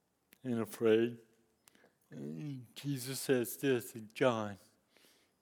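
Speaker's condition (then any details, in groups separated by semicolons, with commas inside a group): Cerebral palsy; lifelong disability since youth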